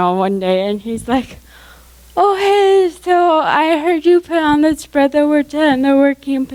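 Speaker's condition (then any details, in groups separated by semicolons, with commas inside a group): Cerebral palsy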